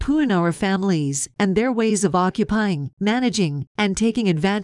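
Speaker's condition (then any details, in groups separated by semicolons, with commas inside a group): No condition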